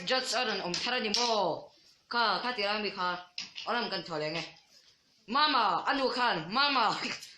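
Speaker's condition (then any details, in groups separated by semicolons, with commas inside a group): No condition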